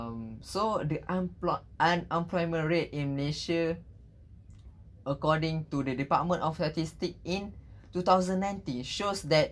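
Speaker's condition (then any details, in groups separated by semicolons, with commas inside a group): No condition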